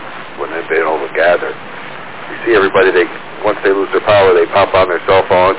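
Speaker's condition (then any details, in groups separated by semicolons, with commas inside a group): No condition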